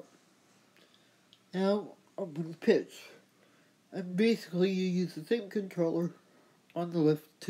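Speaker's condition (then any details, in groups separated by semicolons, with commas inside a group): Athetoid cerebral palsy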